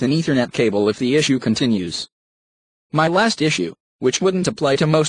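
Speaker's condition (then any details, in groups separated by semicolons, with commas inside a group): No condition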